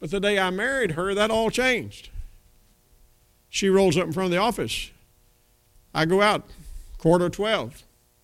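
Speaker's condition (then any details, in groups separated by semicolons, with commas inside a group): No condition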